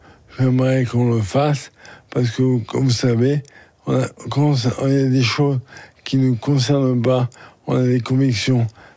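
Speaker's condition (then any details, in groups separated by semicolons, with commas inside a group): Charcot disease (ALS); aged 66, lost use of legs, arms and hands, life expectancy given as 1 to 3 years; strength and abilities declining daily, still speaking on radio; expects to lose voice within days or weeks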